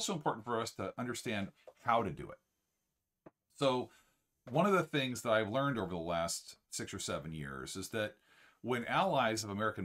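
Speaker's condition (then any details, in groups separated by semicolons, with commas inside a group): No condition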